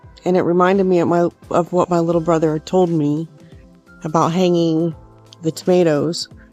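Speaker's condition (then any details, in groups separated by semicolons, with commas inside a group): No condition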